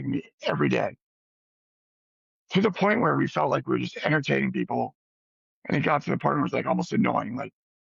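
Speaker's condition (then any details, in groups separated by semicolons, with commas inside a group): Spinal cord injury paralysis; diving accident, paralyzed from neck down; ongoing locomotor therapy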